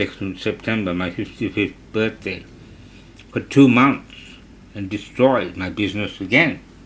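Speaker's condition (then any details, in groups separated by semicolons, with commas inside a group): Parkinson's disease; idiopathic per hospital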